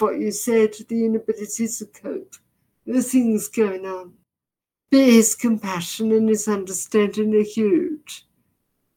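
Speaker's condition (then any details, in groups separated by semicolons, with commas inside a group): Deafness; effectively profoundly deaf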